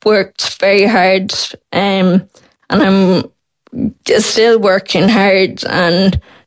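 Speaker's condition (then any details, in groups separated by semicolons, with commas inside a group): Friedreich's ataxia; diagnosed at 12 by professor King, Temple Street, onset late primary school, three spinal surgeries for scoliosis; age 28, about 16 years since diagnosis, greatly progressed, fully wheelchair reliant, heavy fatigue; speech expected to disappear within years, synthetic voice expected, swallowing to worsen needing thickeners, possible ventilator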